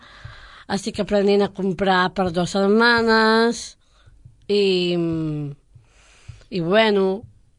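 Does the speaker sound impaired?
Yes: Down syndrome; congenital, three copies of chromosome 21, adult.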